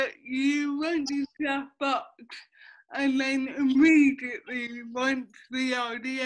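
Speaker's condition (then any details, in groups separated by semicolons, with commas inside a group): Cerebral palsy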